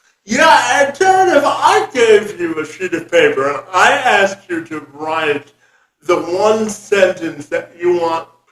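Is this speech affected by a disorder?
Yes: cerebral palsy.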